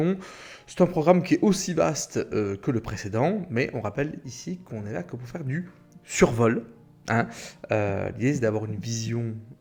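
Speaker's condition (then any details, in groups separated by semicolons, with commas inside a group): No condition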